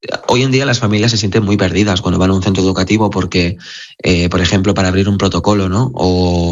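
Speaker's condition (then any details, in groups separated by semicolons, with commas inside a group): No condition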